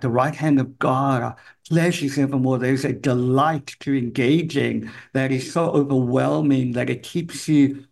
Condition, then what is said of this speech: Cleft palate. I was born with a cleft palate, which impacts my ability to speak and my ability to hear